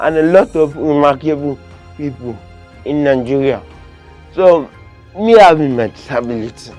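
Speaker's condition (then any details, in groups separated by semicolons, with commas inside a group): Cerebral palsy; limits movement and coordination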